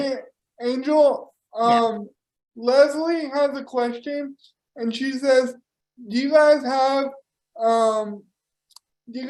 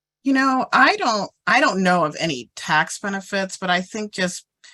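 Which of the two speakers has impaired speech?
The first: cerebral palsy; power wheelchair; receives therapy services.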